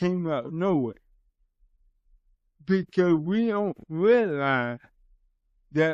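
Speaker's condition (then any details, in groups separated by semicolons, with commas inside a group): Cerebral palsy; from birth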